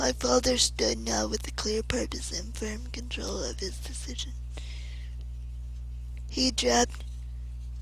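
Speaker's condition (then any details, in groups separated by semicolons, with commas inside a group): Cerebral palsy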